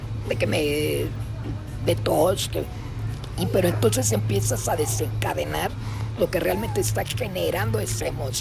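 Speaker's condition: Laryngectomy after throat cancer, esophageal speech; speaks with voz serismofónica, voice jokingly called sexy

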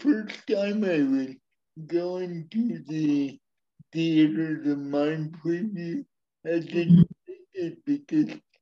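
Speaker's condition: Speech impairment; wheelchair user; speech not perfect

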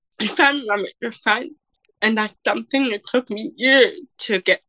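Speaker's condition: Deafness; uses hearing aid

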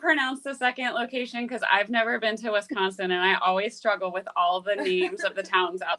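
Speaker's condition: No condition

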